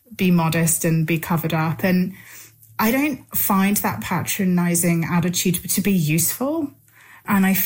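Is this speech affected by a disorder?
No.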